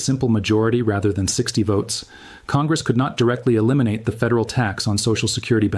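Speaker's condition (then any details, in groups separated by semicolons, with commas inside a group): No condition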